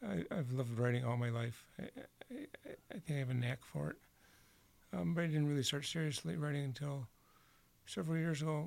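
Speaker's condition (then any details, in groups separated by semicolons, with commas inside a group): Parkinson's disease; Parkinson's disease diagnosed several years ago, terrible sleep disturbances, on disability; voice very bad today, stated as direct symptom of Parkinson's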